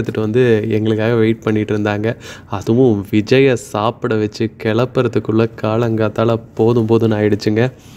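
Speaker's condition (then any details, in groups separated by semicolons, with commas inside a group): No condition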